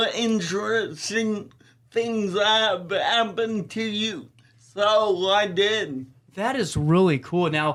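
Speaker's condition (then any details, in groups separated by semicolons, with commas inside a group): Ataxia telangiectasia; rare muscular dystrophy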